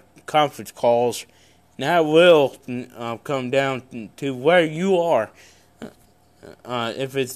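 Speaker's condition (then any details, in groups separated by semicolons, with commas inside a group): Cerebral palsy; congenital, no known medical cause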